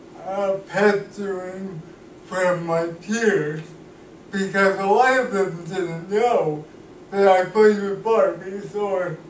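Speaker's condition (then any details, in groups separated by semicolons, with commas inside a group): Cerebral palsy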